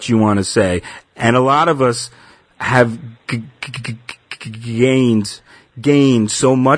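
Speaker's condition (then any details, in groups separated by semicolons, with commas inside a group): Stuttering; stuttering since childhood; anticipatory worry about stuttering, sometimes months ahead; prolonged sounds, blocks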